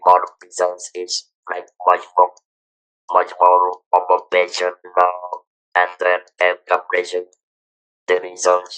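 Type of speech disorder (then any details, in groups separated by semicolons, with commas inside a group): Electrolarynx speech; throat cancer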